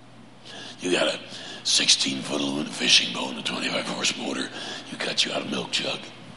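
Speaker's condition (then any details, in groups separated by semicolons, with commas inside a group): Laryngeal cancer; prior chemo and radiation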